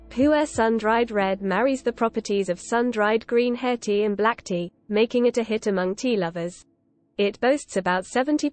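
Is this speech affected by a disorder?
No.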